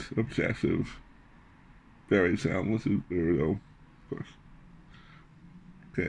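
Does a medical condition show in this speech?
Yes: glossectomy with reconstructed tongue.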